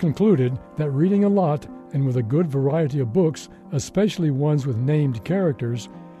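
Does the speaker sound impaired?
No.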